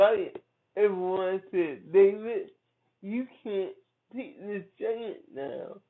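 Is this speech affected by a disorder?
Yes: cerebral palsy; from birth.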